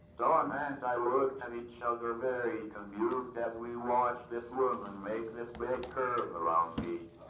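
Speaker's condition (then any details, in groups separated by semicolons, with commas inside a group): Cerebral palsy, athetoid; could not communicate everything, worked with speech therapist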